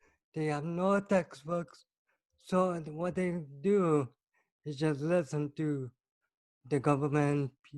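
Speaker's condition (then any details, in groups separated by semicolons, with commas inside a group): Cerebral palsy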